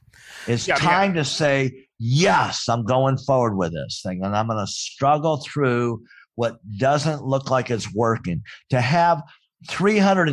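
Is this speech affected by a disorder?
Yes: cleft palate; congenital cleft palate.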